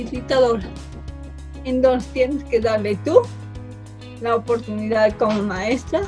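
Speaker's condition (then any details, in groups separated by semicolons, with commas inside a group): Cerebral palsy from birth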